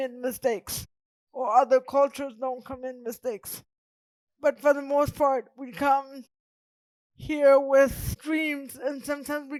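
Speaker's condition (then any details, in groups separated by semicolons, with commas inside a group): Cerebral palsy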